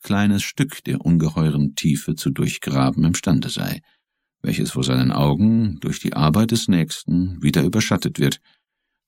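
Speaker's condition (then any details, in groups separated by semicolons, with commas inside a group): No condition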